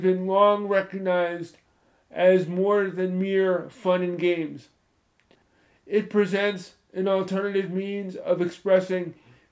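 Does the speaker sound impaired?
Yes: spastic cerebral palsy; from spinal meningitis at birth, born 2 months premature, mainly legs, secondarily arms and hands; moderate impact on balance and coordination, stiff tight involuntary muscle movements, walks with crutches or poles.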